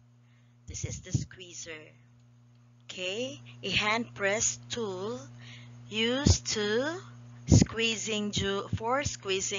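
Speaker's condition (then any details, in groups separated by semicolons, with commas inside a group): No condition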